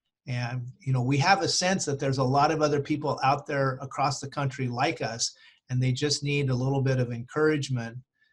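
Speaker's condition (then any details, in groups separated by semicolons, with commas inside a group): No condition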